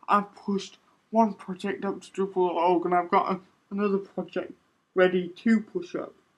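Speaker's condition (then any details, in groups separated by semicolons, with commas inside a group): Cerebral palsy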